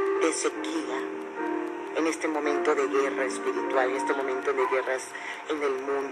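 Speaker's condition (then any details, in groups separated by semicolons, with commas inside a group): No condition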